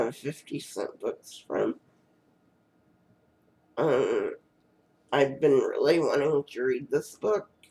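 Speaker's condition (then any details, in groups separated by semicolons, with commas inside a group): Cerebral palsy; first word not said quite right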